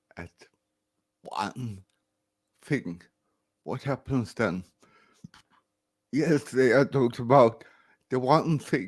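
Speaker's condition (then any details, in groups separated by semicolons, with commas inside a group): Cerebral palsy, severe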